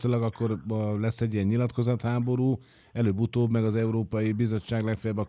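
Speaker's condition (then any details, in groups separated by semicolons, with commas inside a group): No condition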